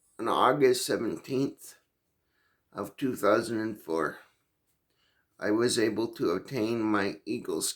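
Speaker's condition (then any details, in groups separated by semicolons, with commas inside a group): Cerebral palsy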